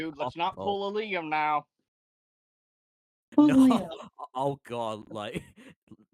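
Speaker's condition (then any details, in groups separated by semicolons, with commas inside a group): No condition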